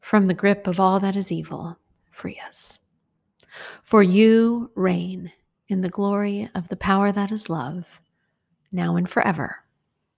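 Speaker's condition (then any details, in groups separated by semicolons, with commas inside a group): No condition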